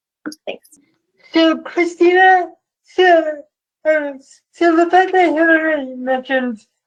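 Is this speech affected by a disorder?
Yes: cerebral palsy.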